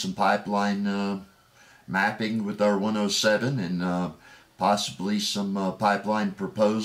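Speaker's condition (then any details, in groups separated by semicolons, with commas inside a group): No condition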